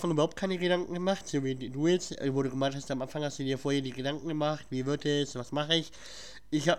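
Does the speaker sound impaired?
Yes: cleft palate; cleft palate audible in speech, plus cold at recording.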